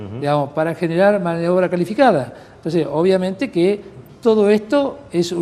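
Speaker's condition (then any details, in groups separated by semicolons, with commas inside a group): No condition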